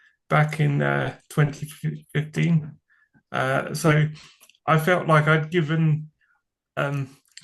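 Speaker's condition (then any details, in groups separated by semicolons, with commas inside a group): Cerebral palsy; from birth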